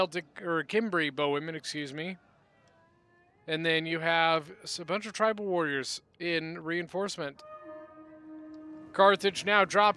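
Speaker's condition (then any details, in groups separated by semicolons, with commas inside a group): No condition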